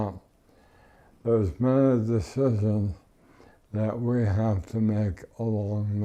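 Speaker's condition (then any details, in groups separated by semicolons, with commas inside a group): ALS; tracheotomy, ventilator, wheelchair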